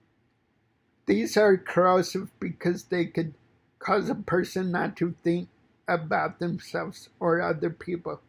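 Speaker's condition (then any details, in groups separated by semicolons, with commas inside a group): Cerebral palsy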